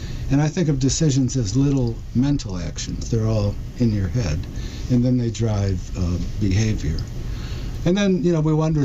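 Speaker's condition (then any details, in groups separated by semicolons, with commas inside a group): Parkinson's disease; diagnosed almost 4 years ago; walking no longer automatic, must guide steps very consciously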